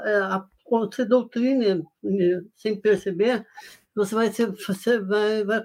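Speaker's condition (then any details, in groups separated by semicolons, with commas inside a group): Parkinson's disease; facial rigidity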